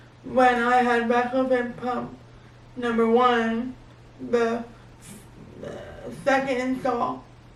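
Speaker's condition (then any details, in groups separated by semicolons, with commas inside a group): Cerebral palsy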